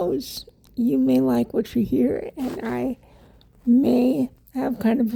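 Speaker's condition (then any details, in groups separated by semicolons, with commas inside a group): Cerebral palsy; wheelchair user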